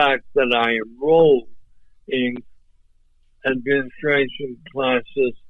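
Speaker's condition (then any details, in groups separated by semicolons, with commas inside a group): ALS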